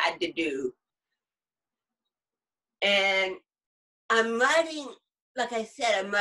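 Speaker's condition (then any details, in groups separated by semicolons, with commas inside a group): Cerebral palsy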